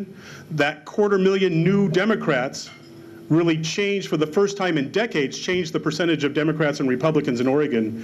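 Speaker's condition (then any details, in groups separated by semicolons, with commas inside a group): No condition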